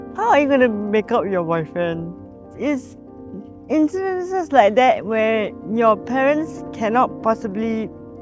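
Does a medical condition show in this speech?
Yes: cerebral palsy.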